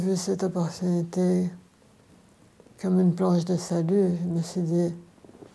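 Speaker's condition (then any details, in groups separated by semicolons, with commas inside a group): Parkinson's disease; voice lost its power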